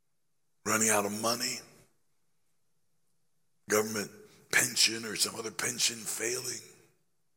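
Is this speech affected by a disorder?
Yes: laryngeal cancer after radiation; growth on voice box, treated with radiation and chemotherapy, voice box not removed; started preaching in a whisper, voice gaining strength, still affected, apologizes for listener discomfort.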